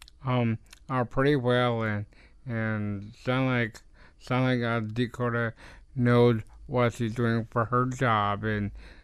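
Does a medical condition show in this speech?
Yes: Down syndrome; genetic, extra copy of chromosome 21, known before age three.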